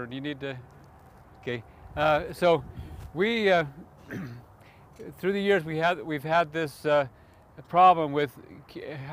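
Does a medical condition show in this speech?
No.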